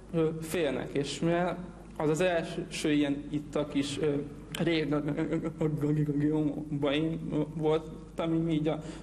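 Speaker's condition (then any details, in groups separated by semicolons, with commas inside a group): Stuttering; still present at age 22; no stuttering when singing, noticed a few years ago; repeated sounds, prolonged sounds, blocks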